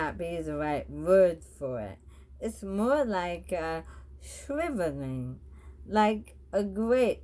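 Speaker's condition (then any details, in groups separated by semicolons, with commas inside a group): Bulbar onset ALS; bulbar onset, thick hard-to-move tongue; about 18 months since onset, tongue atrophy, fasciculations reduced by medicine; slurred speech, slow tongue movement, throat irritation when eating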